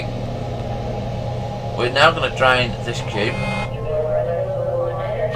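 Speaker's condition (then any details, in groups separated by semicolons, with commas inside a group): No condition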